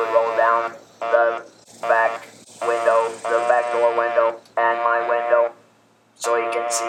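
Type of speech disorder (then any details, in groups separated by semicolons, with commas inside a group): Electrolarynx speech; laryngectomy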